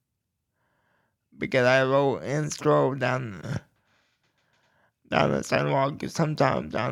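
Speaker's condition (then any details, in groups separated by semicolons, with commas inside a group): Cerebral palsy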